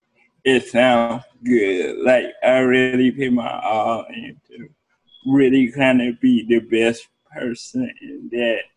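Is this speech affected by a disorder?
Yes: cerebral palsy; present from birth, therapists involved in upbringing.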